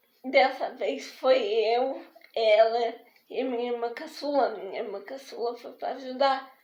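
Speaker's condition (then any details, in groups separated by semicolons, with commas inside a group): Spastic diplegic cerebral palsy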